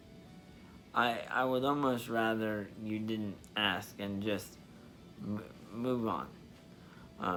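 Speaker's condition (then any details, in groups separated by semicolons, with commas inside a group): Spastic diplegia cerebral palsy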